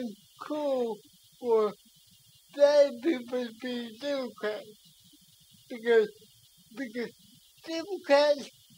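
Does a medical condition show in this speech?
Yes: cerebral palsy; speech affected.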